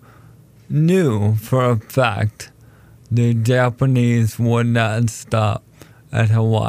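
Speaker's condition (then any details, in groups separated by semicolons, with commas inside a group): ALS; diagnosed almost 4 years ago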